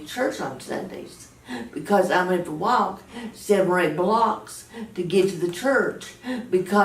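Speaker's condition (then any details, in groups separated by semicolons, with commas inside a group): Cerebral palsy, mild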